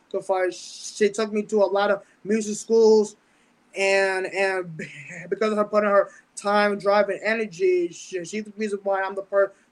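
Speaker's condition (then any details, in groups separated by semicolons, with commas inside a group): Stutter; mild stutter since about age 10; fears stuttering on certain words, avoids long talking on stage; repeated sounds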